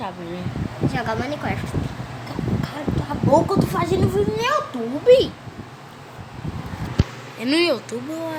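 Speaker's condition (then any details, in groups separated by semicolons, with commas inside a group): No condition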